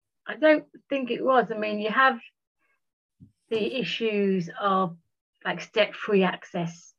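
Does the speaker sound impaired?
Yes: stammer; runs in family, father also stammers; variable, bad days when wearing a mask is impossible; sudden blocks on words, repeats until understood, slow to answer questions, worse with senior people; here prolonged sounds.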